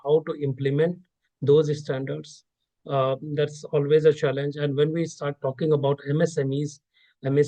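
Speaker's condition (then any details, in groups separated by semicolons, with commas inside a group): No condition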